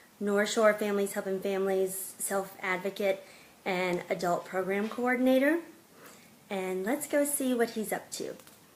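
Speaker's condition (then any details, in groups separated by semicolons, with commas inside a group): No condition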